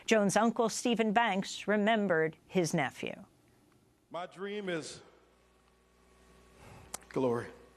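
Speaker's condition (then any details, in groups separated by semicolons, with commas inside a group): No condition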